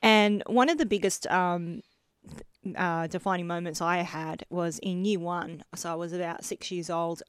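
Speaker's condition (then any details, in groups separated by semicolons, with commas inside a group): Bilateral cleft lip and palate; congenital bilateral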